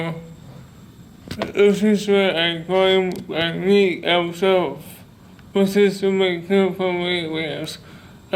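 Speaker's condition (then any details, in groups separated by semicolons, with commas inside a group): Cerebral palsy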